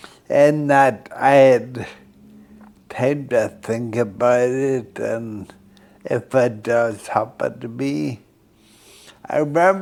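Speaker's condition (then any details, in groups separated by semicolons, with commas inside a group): Friedreich's ataxia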